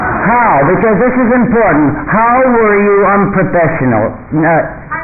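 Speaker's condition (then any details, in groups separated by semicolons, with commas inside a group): No condition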